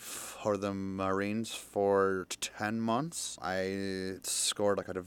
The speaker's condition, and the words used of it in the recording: Stuttering. But then when I do that, I stutter on the F, and then I don't stutter on the mover part.